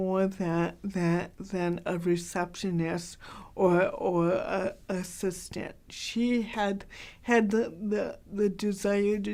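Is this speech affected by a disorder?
Yes: cerebral palsy, mild; hard to understand.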